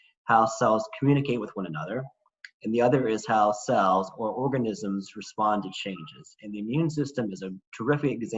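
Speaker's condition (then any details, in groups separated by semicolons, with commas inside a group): No condition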